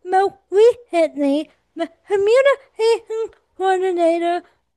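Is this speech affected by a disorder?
Yes: cerebral palsy; adult, 24 years old.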